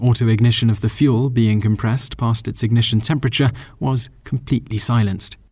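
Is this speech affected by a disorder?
No.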